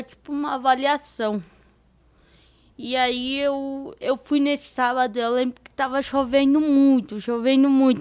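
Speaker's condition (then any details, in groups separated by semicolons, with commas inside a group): Cerebral palsy; diparetic form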